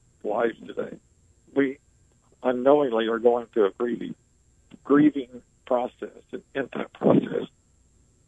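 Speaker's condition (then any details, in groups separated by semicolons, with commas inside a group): ALS, speech-generating device; motor neuron loss, progressive paralysis with sensation intact, pain with paralysis; barely able to speak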